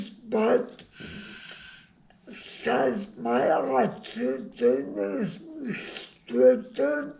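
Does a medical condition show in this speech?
Yes: brain injury.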